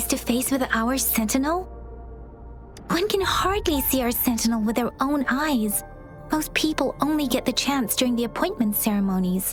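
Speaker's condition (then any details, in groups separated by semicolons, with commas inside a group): No condition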